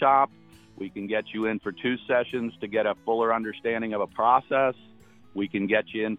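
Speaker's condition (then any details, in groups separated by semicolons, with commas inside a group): No condition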